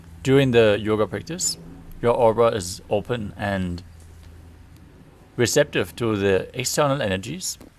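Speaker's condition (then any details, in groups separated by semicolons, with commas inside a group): No condition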